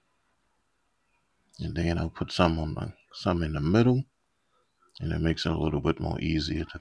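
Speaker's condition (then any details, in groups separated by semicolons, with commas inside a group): No condition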